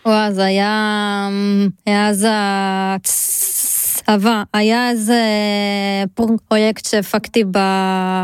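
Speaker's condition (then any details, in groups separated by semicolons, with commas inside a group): Stuttering; stutter eased by many methods at many communication clinics, not fully gone; hard to speak before large audience, even now on air; worse with excitement; repeated sounds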